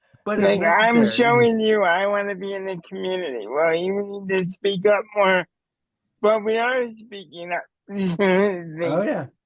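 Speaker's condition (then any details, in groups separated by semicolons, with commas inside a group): Cerebral palsy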